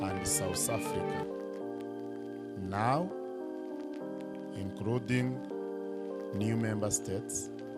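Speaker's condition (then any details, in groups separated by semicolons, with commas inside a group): No condition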